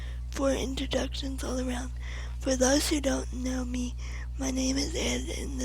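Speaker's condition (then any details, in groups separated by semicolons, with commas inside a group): Cerebral palsy; mixed spastic-athetoid, mainly ataxic, legs and arms; continuous rigidity, shaking worse when tired or nervous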